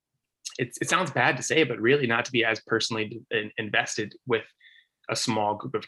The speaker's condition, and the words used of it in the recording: No condition.